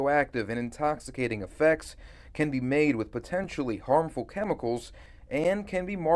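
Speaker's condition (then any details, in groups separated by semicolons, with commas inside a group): No condition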